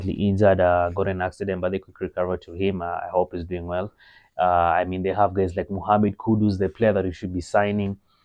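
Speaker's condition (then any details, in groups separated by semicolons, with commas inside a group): No condition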